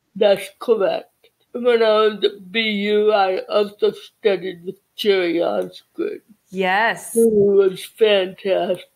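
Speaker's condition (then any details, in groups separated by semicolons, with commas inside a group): Cerebral palsy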